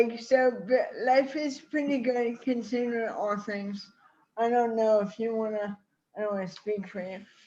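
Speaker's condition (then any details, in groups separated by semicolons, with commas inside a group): ALS; speech slowing over about 4 years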